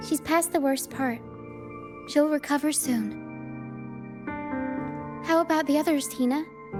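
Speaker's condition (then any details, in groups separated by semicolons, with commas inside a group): No condition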